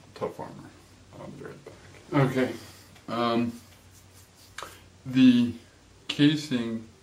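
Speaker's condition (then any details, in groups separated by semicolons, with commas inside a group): Cerebral palsy; affects gait and walking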